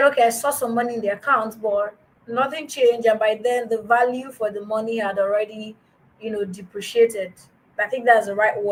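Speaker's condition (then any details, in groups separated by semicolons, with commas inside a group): No condition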